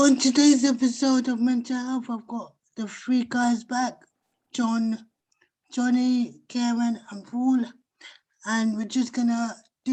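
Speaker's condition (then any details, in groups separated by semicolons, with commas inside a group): Cerebral palsy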